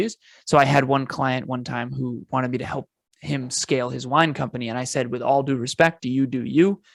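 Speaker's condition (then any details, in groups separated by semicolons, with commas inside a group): No condition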